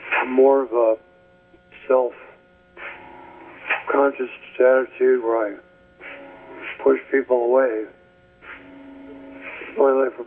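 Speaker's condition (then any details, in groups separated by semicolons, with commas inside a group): ALS; speech getting worse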